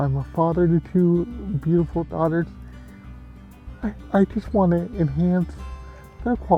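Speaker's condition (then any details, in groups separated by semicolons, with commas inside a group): Cerebral palsy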